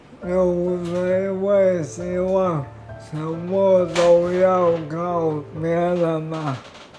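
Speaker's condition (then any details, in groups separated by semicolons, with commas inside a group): Motor neuron disease; diagnosed 11 years ago, age 48; affects speech and movement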